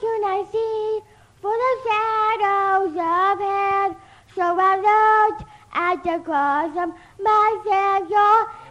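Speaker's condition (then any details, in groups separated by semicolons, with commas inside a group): Down syndrome; intellectual disability; 16 years old, reciting testimony and Bible verse, then singing; at age 8 unable to answer technical questions, father answered; once recited without pausing for breath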